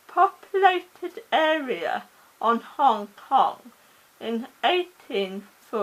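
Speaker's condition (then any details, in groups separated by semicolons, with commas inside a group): Cerebral palsy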